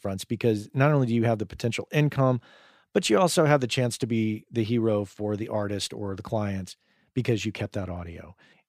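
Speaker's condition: No condition

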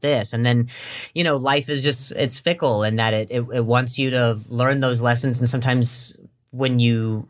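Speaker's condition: Stutter after traumatic brain injury, acquired after concussion; softball grounder hit throat, fell hit head, vocal contusion, 10 years ago; much improved, past speech therapy and physical rehab; initially very slow, staccato broken-up words, not making sense, motor skills impaired; repeated sounds, repeated words

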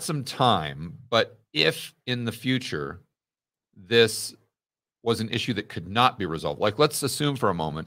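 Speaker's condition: No condition

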